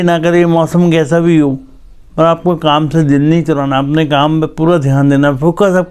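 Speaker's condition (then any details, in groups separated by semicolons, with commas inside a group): Cerebral palsy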